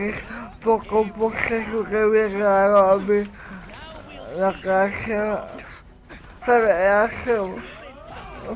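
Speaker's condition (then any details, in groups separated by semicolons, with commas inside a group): Cerebral palsy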